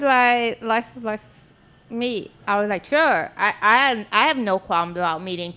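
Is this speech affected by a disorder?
Yes: deafness; deaf since childhood, 10 years of speech therapy, may not notice speech from behind; speaks really well, deafness often unnoticed.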